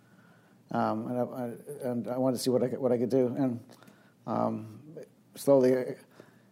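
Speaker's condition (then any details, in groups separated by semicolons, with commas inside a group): Young onset Parkinson's disease; frequent word and phrase repetitions, many fillers, restarted phrases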